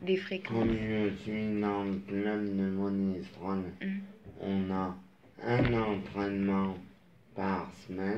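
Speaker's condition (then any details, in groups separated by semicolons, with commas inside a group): Traumatic brain injury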